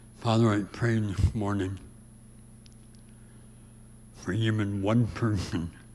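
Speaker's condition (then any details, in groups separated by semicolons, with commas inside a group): Severe speech impediment; chewing food and speaking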